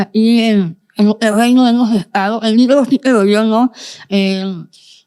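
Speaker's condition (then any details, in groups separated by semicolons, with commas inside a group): Moebius syndrome, congenital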